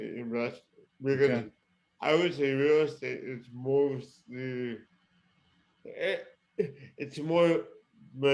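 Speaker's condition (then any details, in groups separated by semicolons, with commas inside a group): Cerebral palsy; present from birth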